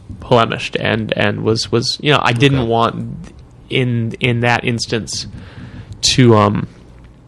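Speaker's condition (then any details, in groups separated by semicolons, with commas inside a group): Stuttering; adult stuttering since childhood, now age 26; finds this stuttering podcast setting more comfortable for speaking; repeated sounds, repeated words, prolonged sounds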